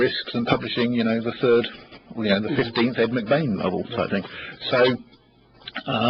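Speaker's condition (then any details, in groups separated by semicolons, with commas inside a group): No condition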